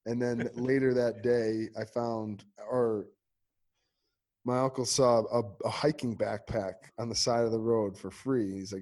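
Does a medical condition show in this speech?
No.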